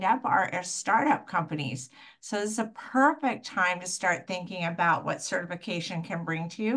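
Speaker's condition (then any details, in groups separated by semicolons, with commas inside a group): No condition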